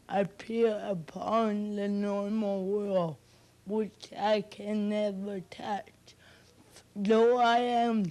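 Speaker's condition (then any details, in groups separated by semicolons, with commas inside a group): Cerebral palsy; speech improved over past year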